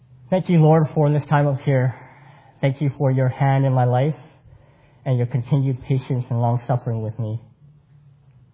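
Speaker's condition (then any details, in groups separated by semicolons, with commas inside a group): Cleft palate; congenital cleft palate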